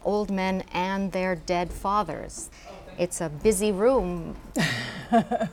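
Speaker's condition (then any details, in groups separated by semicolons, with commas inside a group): No condition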